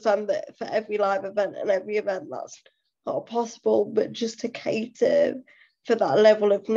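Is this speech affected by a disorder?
Yes: cerebral palsy; full-time wheelchair user.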